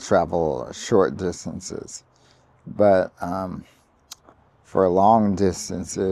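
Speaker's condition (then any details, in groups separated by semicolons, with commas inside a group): ALS; diagnosed about 13 months ago, nearing full-time wheelchair; voice declining fast, certain sounds harder daily, voice banked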